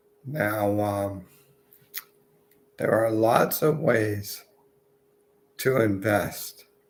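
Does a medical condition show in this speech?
Yes: multiple sclerosis.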